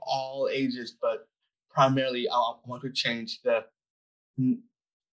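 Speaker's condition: Down syndrome; 25-year-old man

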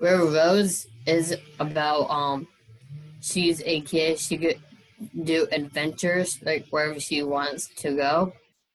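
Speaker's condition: Down syndrome; age 22

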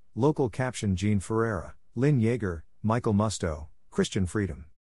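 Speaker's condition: No condition

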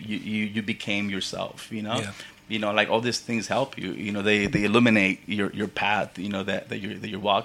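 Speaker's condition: Stuttering; stutters at times, apologises and laughs at self to reset, stutter then goes away; repeated sounds, repeated words

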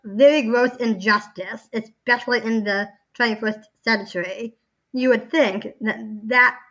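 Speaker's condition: Down syndrome

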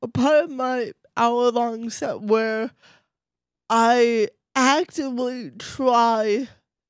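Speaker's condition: Cerebral palsy, mild; voice affected

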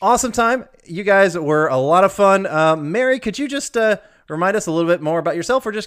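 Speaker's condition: No condition

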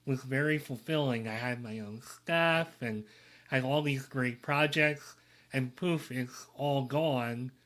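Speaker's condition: Cleft lip and palate

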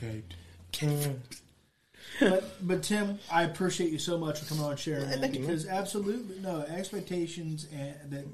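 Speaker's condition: No condition

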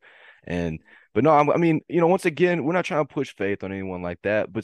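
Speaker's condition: No condition

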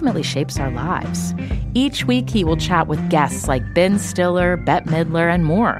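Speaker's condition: No condition

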